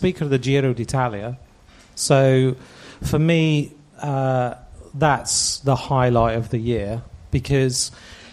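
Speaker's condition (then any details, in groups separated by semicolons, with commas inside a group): No condition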